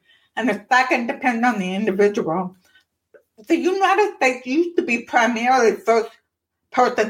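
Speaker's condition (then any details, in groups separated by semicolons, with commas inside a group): Profound deafness, born profoundly deaf, cochlear implant; deaf accent, listeners notice, childhood speech therapy at UT Dallas Cellular Center, ended by middle school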